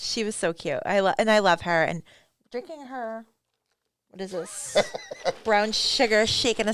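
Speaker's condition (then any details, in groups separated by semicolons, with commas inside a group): No condition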